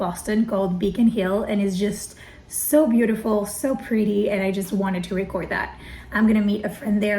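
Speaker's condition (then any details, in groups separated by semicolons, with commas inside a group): No condition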